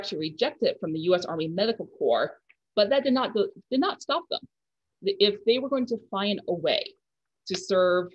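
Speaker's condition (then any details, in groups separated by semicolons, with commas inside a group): No condition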